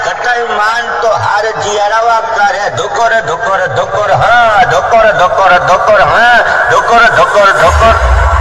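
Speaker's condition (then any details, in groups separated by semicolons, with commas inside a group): No condition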